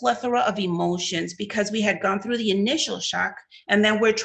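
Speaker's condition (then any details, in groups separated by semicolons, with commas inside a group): No condition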